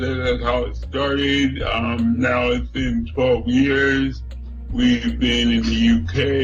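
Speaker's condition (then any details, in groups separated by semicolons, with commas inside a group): Cerebral palsy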